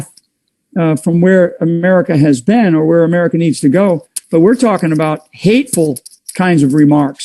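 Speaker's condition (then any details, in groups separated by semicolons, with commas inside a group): No condition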